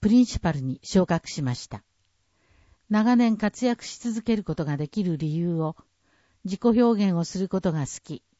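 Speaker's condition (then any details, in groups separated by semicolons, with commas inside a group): No condition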